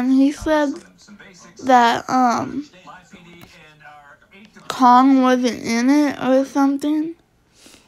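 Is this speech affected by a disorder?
Yes: cerebral palsy.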